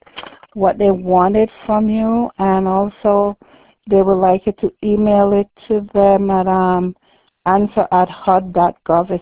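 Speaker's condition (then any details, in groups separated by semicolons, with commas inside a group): No condition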